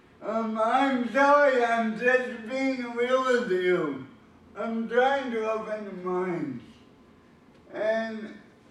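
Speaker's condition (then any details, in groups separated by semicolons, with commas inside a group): Cerebral palsy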